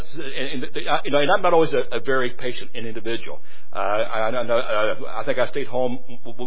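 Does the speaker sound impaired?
Yes: stuttering; lifelong stutter; stuttering amount varies, heavy stuttering greatly lengthens speaking time; here repeated sounds, repeated words.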